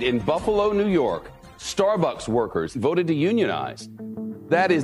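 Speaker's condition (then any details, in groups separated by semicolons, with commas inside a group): No condition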